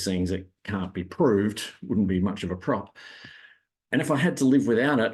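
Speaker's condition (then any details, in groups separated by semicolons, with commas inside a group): No condition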